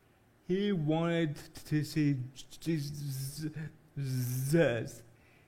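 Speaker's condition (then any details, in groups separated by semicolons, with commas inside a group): Cerebral palsy; needs careful enunciation for voice recognition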